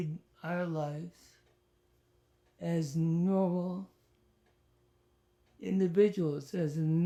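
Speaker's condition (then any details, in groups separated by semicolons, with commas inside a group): ALS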